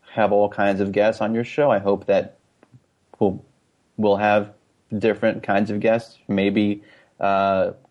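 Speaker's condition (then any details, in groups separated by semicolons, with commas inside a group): Stuttering; formerly on receiving end of stuttering support groups, NSA local chapters; talks more freely about and advertises stuttering, less ashamed since joining Stutter Social hangouts; repeated sounds, prolonged sounds, blocks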